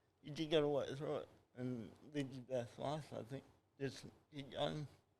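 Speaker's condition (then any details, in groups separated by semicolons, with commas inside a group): Cerebral palsy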